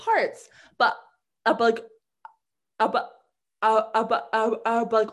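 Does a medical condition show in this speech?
Yes: stuttering; stuttering since childhood, has had speech therapy; speaks in a different way, self-described as communicating just fine; here repeated sounds, prolonged sounds.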